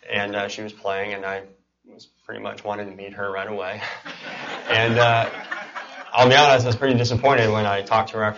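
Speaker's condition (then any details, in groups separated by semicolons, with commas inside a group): Cleft palate and cleft lip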